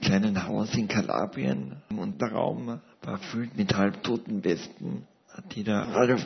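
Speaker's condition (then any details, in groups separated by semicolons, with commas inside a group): Paralysis with ventilator dependence; paralysis since seventh month of life, ventilator since 2006; lives with ventilator, personal assistance in daily life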